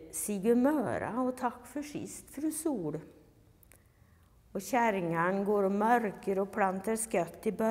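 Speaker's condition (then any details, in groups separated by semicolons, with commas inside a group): No condition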